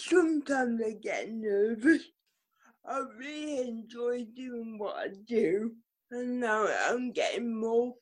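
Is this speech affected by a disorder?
Yes: cerebral palsy; riding as physio from age 2, occupational therapy, could not jump.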